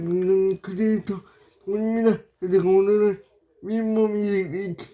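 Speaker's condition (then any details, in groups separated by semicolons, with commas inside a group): Brain lesion disability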